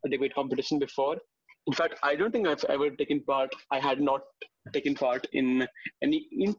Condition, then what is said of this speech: Stuttering. In my personal view, having the stammer is not something which was there in my control, but working on it and reducing that stammer is something which I can do.